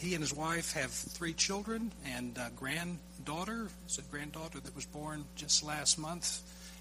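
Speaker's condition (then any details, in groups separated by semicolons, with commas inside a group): No condition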